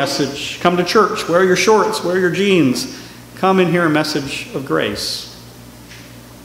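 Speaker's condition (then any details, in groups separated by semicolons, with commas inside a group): No condition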